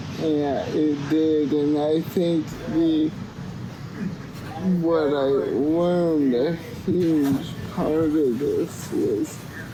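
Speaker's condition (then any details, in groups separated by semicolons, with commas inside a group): Cerebral palsy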